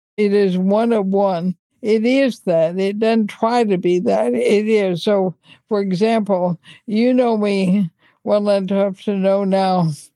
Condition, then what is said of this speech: ALS (motor neuron disease). And so you're going to hear a little bit of slurring, but my mind is